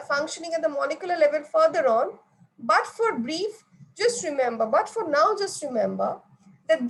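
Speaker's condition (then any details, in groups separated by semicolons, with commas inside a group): No condition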